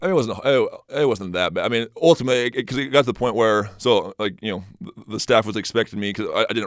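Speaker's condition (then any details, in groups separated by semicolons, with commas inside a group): Stutter; stutter first noticed in high school, magnified on mission while learning Spanish; past speech therapists helped a little, detailed preparation learned from coach Lewis at Lone Peak; trips over words, can't get words out off the cuff, less when prepared, confident; repeated sounds, prolonged sounds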